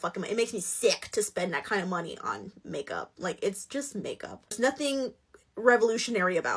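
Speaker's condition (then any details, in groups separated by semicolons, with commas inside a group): No condition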